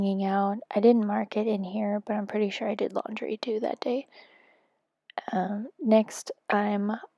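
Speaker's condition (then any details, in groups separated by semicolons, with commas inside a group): No condition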